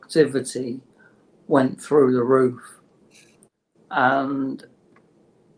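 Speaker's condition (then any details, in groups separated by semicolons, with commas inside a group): Motor neurone disease; terminal, no cure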